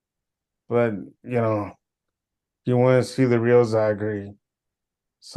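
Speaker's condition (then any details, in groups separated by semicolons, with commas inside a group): Cerebral palsy; power wheelchair since childhood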